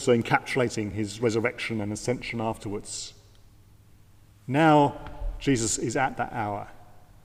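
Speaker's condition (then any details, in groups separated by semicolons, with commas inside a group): No condition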